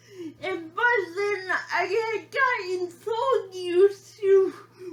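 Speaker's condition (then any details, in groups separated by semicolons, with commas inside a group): Cerebral palsy; severe athetoid quadriplegic, diagnosed from symptoms; shaky speech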